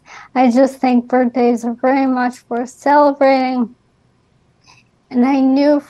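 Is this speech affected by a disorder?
Yes: ALS; diagnosed before age 30, atypical for young female; recently diagnosed.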